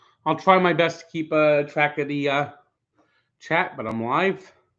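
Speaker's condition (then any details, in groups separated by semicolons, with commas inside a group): No condition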